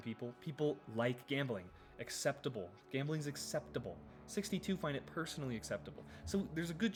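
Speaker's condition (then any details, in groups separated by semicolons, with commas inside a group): No condition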